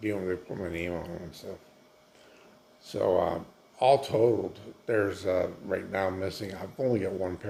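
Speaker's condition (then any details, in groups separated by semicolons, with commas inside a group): Multiple sclerosis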